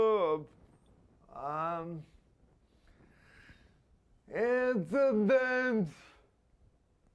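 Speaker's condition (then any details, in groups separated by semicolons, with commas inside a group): Spastic quadriplegia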